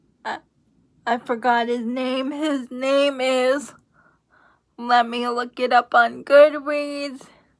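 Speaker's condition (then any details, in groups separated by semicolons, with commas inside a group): Cerebral palsy; uses wheelchair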